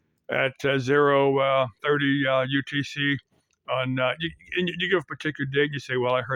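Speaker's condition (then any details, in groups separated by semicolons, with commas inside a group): No condition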